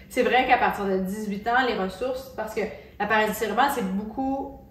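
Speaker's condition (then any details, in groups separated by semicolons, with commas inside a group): No condition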